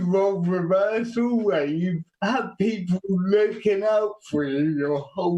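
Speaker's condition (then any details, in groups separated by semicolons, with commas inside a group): Quadriplegic cerebral palsy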